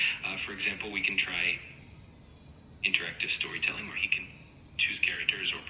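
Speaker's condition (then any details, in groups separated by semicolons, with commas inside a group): No condition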